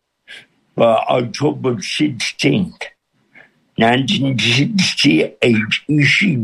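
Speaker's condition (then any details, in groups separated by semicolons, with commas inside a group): Cerebral palsy with speech impediment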